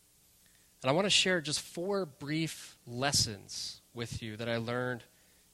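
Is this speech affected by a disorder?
No.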